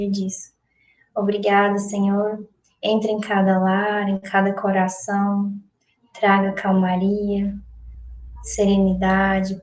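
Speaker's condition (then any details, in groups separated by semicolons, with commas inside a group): No condition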